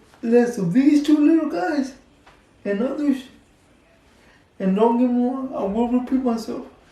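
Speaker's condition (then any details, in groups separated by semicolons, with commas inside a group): Cerebral palsy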